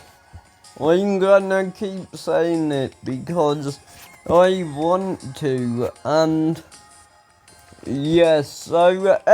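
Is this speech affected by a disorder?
Yes: ataxia; speech recently worse.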